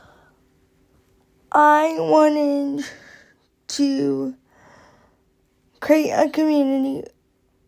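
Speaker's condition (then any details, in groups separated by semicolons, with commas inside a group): Cerebral palsy, spastic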